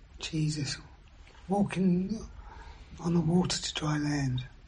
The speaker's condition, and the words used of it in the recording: Throat cancer. My voice, I'm able to talk about it.